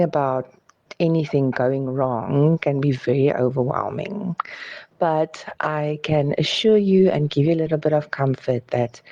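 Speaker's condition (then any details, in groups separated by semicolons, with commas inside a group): No condition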